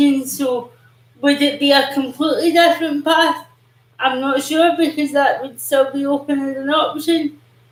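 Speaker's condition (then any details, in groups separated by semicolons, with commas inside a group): Cerebral palsy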